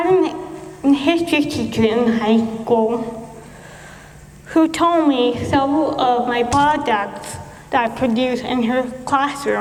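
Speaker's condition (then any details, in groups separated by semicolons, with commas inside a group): Cerebral palsy; speech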